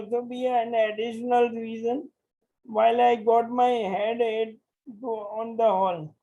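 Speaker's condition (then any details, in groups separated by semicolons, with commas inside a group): Motor neuron disease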